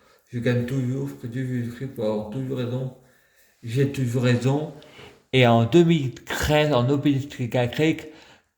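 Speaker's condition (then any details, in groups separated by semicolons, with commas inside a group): Multiple sclerosis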